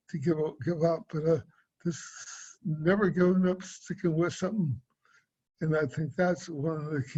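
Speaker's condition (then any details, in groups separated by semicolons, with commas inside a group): Cerebral palsy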